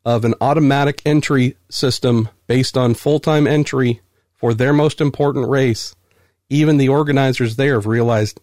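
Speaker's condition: No condition

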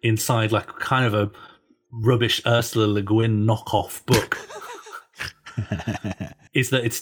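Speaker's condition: No condition

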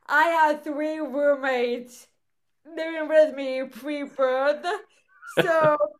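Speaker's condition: Cerebral palsy; second hand surgery done, Botox in legs and arm upcoming, physical therapy, foot surgery planned

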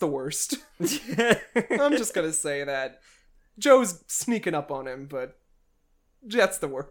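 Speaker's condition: No condition

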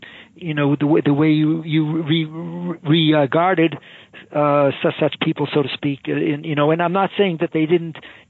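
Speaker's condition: Stuttering; stuttering since age 4, gigantic obstacle in high school; repeated sounds, repeated words, prolonged sounds

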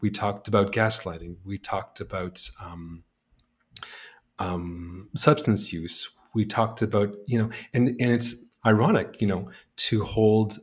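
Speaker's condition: Stutter; childhood-onset stutter, present by grade three, speech therapy taken then dropped out; repeated sounds

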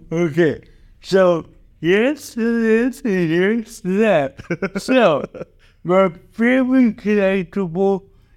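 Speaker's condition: Cerebral palsy

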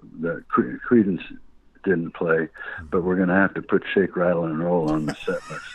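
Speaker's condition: Parkinson's disease

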